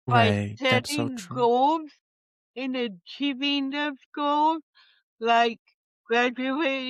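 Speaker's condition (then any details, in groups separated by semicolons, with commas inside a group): Cerebral palsy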